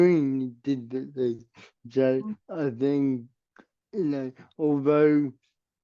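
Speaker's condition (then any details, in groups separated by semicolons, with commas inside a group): Cerebral palsy; permanent wheelchair user; speech impediment, rehearsed words for clarity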